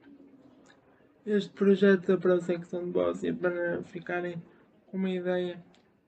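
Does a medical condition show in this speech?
Yes: spastic cerebral palsy; spastic motor type.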